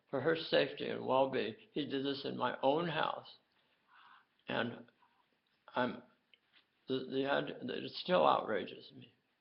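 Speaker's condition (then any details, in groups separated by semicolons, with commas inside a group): Tongue cancer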